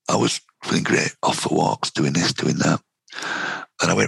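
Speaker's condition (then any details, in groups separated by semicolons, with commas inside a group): Vocal cord cancer, head and neck cancer, right vocal cord; right vocal cord carcinoma, stage three, 50 mm tumour, onset about 51, debulked not excised, chemoradiotherapy; three years out of treatment, no recurrence; normal voice kept, earlier voice croaky, weak, vanishing, breathing restricted, night choking, difficult intubation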